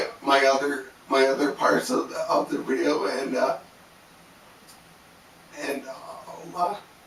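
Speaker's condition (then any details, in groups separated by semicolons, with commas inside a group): Cerebellar ataxia from brain tumour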